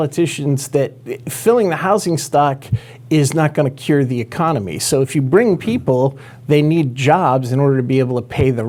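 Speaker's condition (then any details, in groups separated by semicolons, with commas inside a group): No condition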